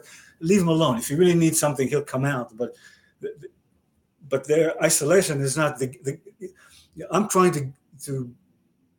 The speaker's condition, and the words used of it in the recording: Aphasia. I was fortunate again because I can really express.